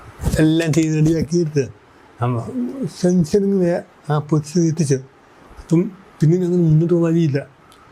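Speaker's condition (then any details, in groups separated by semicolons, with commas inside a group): Cerebral palsy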